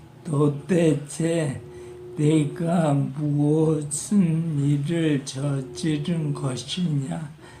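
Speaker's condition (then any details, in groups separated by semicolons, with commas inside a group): Parkinson's disease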